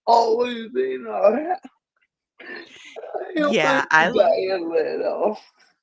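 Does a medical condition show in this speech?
Yes: cerebral palsy.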